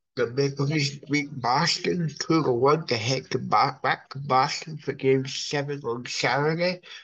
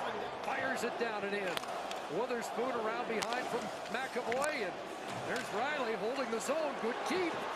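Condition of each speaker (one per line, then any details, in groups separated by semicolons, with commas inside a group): Cerebral palsy; from birth, affects brain and body muscles
No condition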